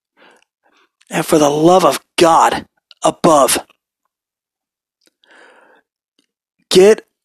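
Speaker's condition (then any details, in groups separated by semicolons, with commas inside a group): Stuttering; stutters when very talkative or engaged in a topic, apologizes for stuttering on air; blocks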